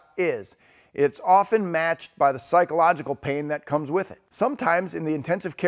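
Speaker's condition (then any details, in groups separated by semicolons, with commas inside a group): No condition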